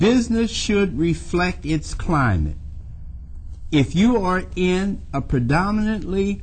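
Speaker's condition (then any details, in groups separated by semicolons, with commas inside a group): No condition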